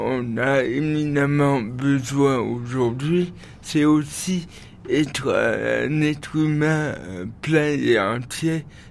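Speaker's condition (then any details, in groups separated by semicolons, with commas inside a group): Cerebral palsy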